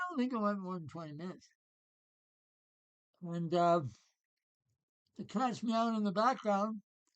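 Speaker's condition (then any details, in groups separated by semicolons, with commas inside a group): Parkinson's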